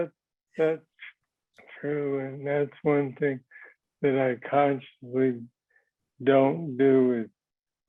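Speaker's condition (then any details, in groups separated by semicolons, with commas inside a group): Parkinson's; tremor, deep brain stimulation implant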